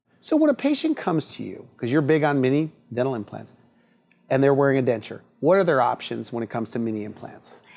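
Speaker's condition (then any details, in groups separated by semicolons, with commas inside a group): No condition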